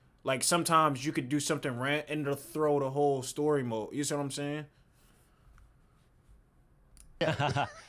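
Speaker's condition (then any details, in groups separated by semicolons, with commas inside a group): No condition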